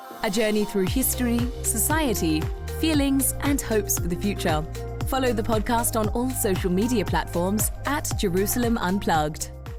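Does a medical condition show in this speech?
No.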